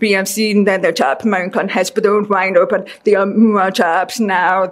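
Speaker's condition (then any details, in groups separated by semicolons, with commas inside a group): Deafness; deaf since childhood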